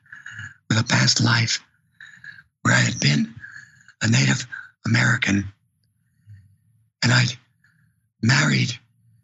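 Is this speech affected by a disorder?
Yes: vocal cord paralysis; attributed to early childhood trauma.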